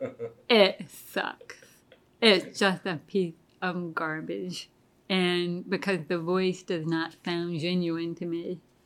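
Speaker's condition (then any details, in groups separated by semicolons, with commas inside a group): Deafness; pretty bad tinnitus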